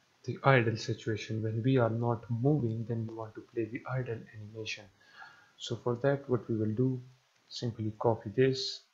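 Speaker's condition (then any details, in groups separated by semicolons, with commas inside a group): No condition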